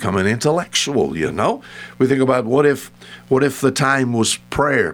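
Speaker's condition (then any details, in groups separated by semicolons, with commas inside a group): No condition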